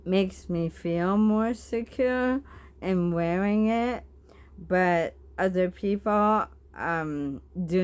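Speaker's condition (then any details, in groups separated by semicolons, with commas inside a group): Bulbar ALS; bulbar onset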